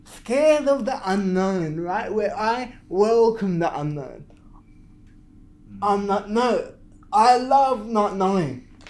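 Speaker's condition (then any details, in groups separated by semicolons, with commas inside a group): Cerebral palsy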